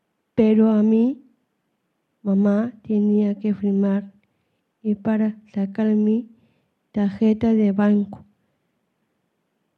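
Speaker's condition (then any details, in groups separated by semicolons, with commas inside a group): Down syndrome; speaks Spanish, English interpretation given after her lines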